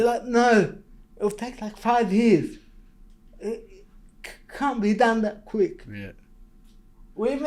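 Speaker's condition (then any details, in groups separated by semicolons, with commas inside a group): Cerebral palsy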